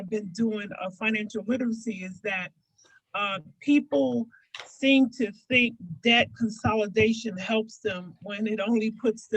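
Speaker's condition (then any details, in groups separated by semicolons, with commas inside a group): No condition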